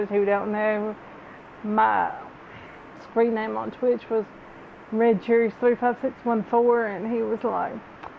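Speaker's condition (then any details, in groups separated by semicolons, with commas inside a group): Cerebral palsy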